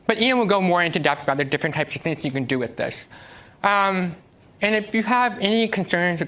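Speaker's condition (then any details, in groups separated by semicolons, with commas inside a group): Deafness; uses American Sign Language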